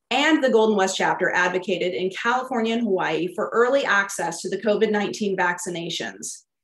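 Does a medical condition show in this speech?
No.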